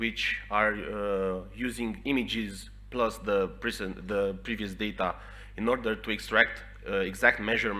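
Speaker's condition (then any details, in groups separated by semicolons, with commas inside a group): No condition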